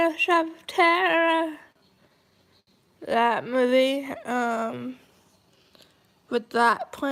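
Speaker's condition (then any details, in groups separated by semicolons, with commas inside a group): Cerebral palsy, mild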